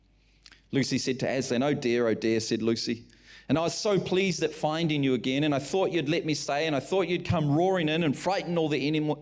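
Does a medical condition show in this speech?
No.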